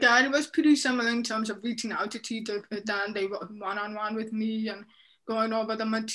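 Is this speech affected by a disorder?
Yes: deafness; profound, noticed at 7 months, unknown cause, bilateral cochlear malformation, left cochlear implant at 3; speech therapy for speaking and listening in deaf and hard of hearing program.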